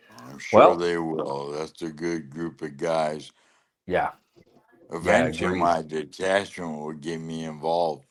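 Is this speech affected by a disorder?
Yes: lou Gehrig's disease (ALS).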